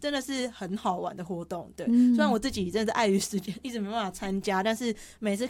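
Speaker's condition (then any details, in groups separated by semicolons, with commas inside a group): Hearing impairment; hearing loss, only hearing-impaired student in junior high class; clear articulation per host, self-reports sometimes slightly unclear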